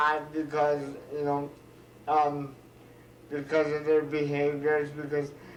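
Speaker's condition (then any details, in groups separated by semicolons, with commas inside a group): Cerebral palsy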